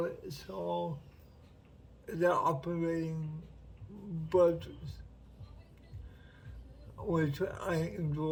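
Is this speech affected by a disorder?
Yes: cerebral palsy; uses wheelchair.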